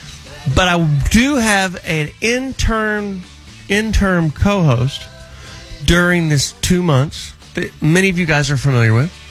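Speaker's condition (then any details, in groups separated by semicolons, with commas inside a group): No condition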